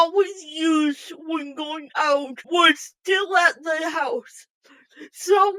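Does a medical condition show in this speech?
Yes: physical speech impairment.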